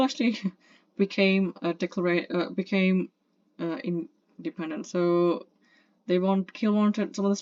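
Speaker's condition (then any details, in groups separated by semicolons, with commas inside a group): No condition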